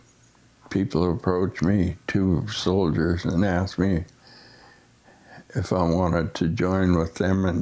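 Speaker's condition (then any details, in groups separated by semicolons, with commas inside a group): Essential tremor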